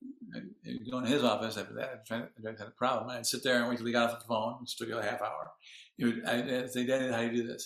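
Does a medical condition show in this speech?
Yes: Parkinson's disease; onset age 42, 19 years since, medicine four times daily plus Indian bean, hospital physical therapy; tremor largely controlled, tips over a lot, balance problems, some regression, trying new drugs, daily exercises; hard on voice, needs about two weeks of singing practice to regain voice.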